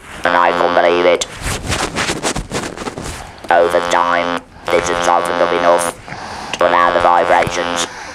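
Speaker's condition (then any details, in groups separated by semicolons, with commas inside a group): Laryngeal cancer with laryngectomy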